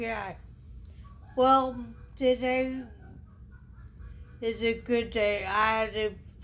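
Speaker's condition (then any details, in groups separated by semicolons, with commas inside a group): Traumatic brain injury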